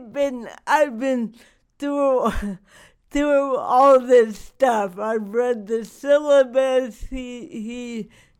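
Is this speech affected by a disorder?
Yes: cerebral palsy; wears down with age.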